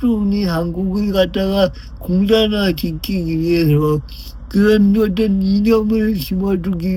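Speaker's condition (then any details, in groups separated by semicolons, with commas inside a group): Brain lesion disability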